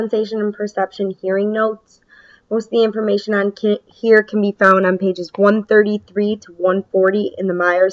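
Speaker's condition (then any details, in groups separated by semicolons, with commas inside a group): No condition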